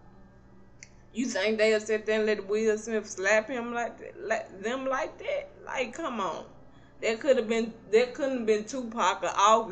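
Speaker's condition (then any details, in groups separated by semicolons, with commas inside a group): Cerebral palsy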